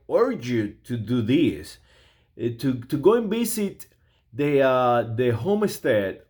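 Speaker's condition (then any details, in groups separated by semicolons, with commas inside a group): No condition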